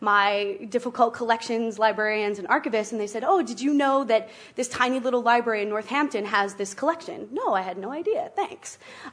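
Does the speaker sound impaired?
No.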